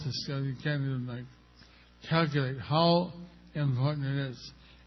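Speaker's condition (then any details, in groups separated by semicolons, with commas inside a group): Stroke with facial paralysis; part of face paralyzed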